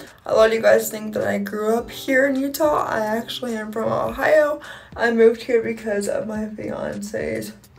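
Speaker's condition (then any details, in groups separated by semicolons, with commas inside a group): Cerebral palsy; present from birth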